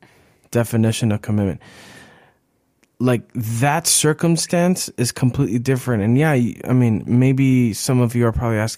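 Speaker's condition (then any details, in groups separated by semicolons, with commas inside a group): No condition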